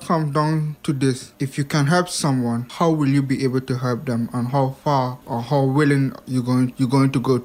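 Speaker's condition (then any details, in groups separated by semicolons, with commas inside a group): Hearing impairment; past speech impediment, ongoing hearing loss; hearing not too great; speech impediment overcome through much speech practice and focused listening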